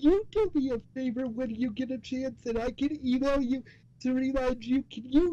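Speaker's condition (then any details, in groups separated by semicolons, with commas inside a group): Cerebral palsy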